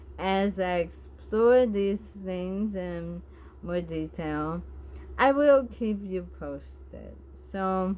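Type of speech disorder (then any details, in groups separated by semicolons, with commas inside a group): Bulbar dysarthria; bulbar onset ALS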